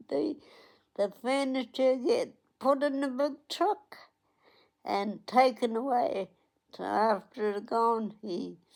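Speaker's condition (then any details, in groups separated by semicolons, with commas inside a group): Cerebral palsy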